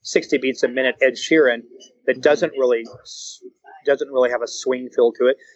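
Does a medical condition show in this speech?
No.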